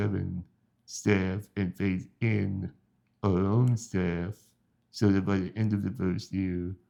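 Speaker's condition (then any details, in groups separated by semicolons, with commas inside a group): Spinal muscular atrophy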